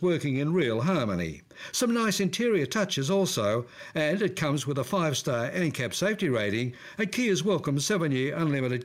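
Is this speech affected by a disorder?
No.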